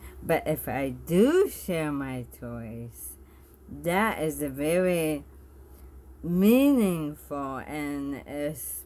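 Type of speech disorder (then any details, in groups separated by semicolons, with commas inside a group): Bulbar dysarthria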